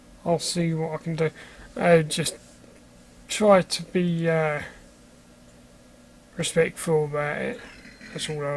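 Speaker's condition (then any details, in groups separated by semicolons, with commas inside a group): Cerebral palsy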